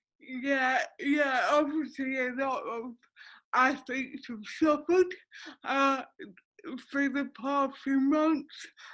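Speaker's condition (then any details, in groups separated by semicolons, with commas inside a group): Cerebral palsy; affects speech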